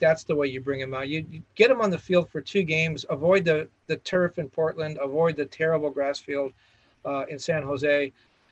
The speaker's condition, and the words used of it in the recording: No condition.